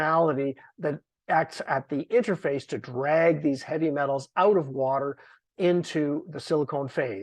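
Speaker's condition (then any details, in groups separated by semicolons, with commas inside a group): No condition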